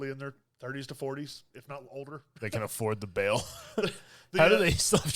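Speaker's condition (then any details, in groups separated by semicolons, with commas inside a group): No condition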